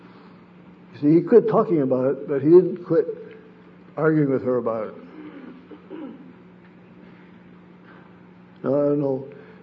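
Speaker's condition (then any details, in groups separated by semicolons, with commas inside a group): Parkinson's disease; sleep disrupted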